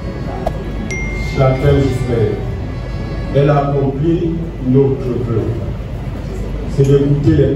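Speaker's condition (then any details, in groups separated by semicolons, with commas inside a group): No condition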